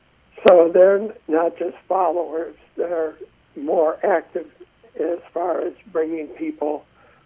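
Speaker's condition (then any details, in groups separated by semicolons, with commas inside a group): Essential tremor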